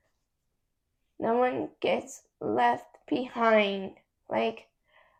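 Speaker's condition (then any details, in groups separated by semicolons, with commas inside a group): Cerebral palsy; affects muscles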